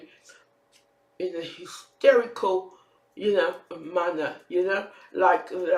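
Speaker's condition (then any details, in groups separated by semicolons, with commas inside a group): Facial palsy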